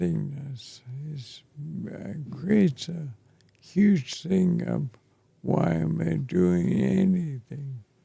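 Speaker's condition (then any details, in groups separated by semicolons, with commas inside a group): ALS; affects chest and throat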